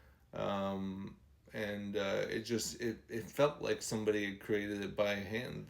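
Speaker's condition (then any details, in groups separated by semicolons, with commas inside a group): ALS; speech and other muscles deteriorating; muddied slurred speech, hard to speak for long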